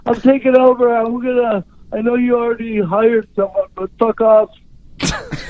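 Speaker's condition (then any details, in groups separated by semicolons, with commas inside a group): Cerebral palsy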